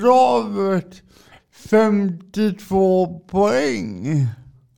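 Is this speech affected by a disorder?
Yes: cerebral palsy; from birth.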